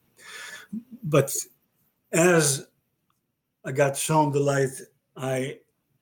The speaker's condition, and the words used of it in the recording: Aphasia. I was fortunate again because I can really express.